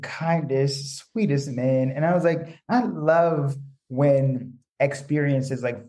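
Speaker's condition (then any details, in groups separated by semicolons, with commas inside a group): Stutter; childhood-onset stutter, speech therapy from early childhood, once unable to talk, rejected therapy by high school; largely concealed with perfected tools, listeners unaware of stutter; sometimes literally cannot say words, plans speech intentionally, mentally checks things before speaking; prolonged sounds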